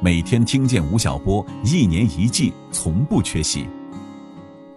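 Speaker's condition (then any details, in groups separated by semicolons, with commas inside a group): No condition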